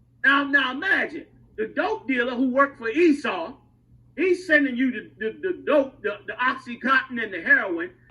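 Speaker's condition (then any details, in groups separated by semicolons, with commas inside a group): No condition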